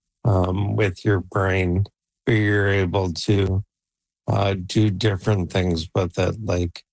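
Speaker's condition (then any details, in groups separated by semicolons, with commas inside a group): ALS; onset left leg freezing, age 48, Neuralink N1 implant 3 months, Toronto Western Hospital trial; voice declining, still speaking with own voice, voice banked via 11 labs for AI speech; voice deteriorating, expects soon unable to talk, plans Neuralink-driven computer speech in AI-cloned voice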